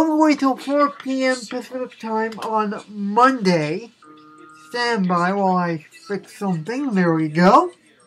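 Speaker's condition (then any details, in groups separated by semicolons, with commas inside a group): Cerebral palsy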